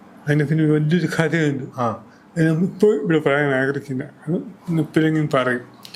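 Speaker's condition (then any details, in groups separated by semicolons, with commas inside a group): Cerebral palsy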